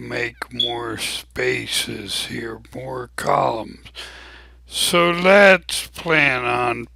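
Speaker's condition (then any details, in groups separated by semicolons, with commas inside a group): ALS; abnormally slow voice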